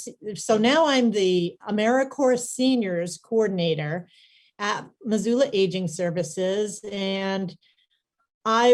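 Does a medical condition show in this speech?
No.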